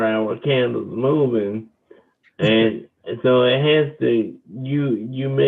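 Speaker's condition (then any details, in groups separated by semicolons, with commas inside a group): Cerebral palsy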